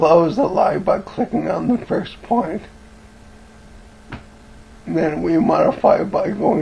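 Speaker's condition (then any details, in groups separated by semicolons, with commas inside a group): Cerebellar ataxia from brain tumour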